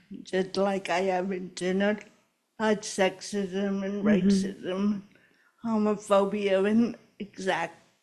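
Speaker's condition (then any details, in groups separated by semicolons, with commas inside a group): Cerebral palsy; since birth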